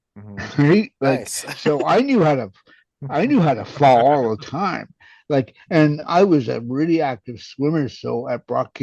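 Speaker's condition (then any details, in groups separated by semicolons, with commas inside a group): Cerebral palsy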